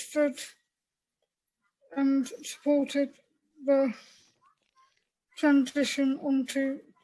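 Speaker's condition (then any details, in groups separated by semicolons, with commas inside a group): Cerebral palsy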